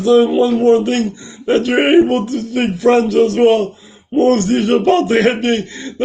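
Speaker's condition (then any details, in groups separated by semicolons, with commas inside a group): Brain injury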